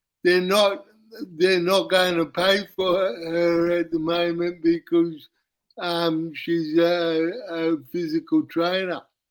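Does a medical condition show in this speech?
Yes: cerebral palsy; uses wheelchair.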